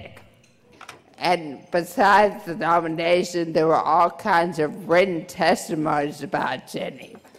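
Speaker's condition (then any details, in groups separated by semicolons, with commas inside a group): Brain injury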